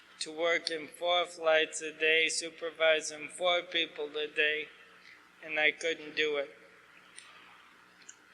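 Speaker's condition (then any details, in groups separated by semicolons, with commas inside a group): ALS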